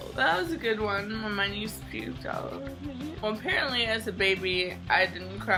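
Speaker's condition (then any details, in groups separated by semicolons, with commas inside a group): Cerebral palsy, mild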